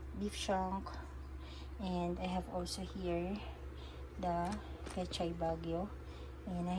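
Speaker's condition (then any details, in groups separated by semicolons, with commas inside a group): No condition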